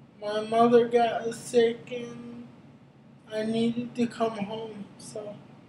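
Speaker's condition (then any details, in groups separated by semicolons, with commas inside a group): Cerebral palsy; brain injury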